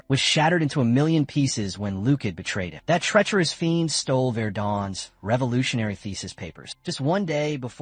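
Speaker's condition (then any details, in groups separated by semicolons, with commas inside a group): No condition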